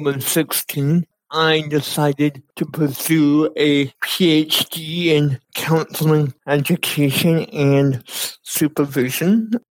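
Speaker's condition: Cerebral palsy; cerebral palsy from lack of oxygen at birth, affects fine motor skills and walking; speech affected, uses Dragon NaturallySpeaking voice activated computer software

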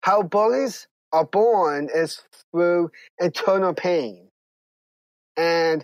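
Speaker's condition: Down syndrome; congenital

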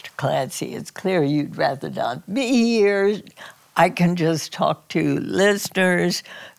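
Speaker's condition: Spasmodic dysphonia; made at Johns Hopkins by neurologist and otolaryngologist

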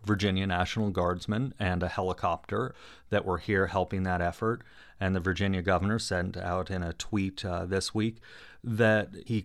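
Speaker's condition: No condition

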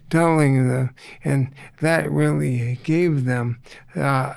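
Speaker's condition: ALS; reduced ability to get around

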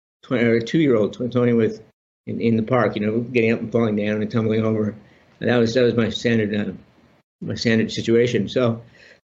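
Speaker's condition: Parkinson's disease; broken arm

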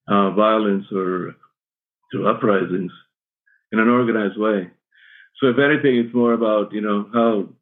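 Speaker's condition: Parkinson's; shaky voice, may stumble on words

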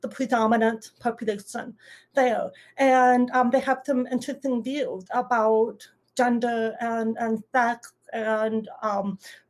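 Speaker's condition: Deafness, little d deaf, some residual hearing; speaks orally, audible deaf accent noticed by listeners

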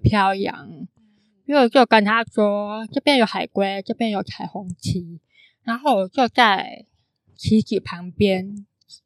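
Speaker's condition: Congenital hearing impairment; can sound sing-song

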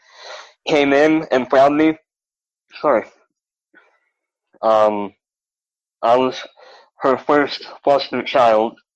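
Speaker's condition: Cleft lip and palate; double amputee

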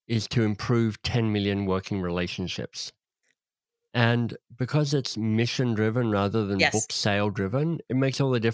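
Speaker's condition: Cleft lip and palate; congenital, familial, father and brother Nigel also affected; speech impediment of sorts, less polished

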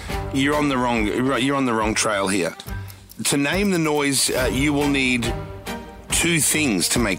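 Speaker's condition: No condition

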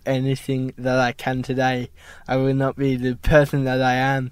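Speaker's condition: Cerebral palsy; ongoing therapy at Cerebral Palsy Alliance, para-snowboarder, has driving license

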